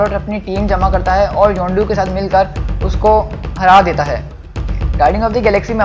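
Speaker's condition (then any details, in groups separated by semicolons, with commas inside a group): No condition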